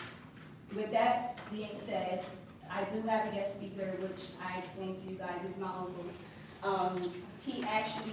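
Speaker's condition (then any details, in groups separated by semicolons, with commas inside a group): No condition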